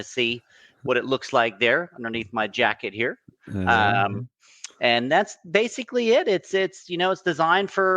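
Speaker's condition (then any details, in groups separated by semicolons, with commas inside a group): No condition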